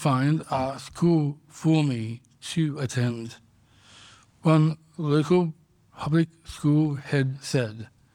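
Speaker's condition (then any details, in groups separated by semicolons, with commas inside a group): Down syndrome; congenital, diagnosed at birth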